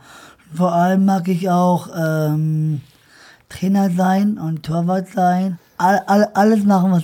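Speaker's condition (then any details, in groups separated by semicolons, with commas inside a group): Down syndrome; age 26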